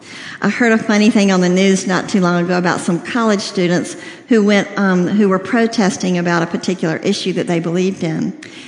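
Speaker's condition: Cleft lip and palate, severe

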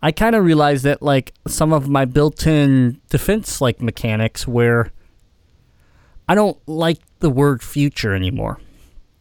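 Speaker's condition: Cleft palate; congenital cleft palate

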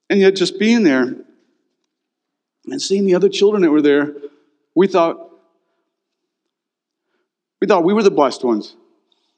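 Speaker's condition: No condition

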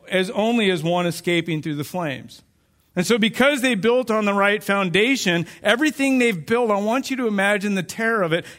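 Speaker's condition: No condition

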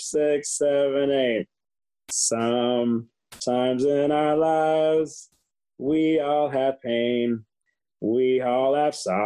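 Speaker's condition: Stuttering; onset at age 4, lifelong, only family member who stutters; much milder as adult, uses fluency techniques, friends and coworkers often unaware of stutter; awful as child, could barely say own name, hard ch start, must plan words, deep breaths; prolonged sounds, blocks

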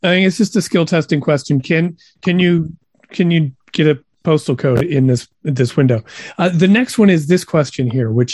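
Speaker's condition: No condition

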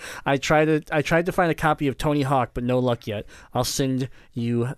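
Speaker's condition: Cleft palate; multiple surgeries in childhood

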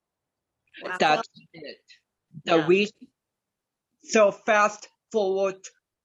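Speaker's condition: Cerebral palsy; speech affected

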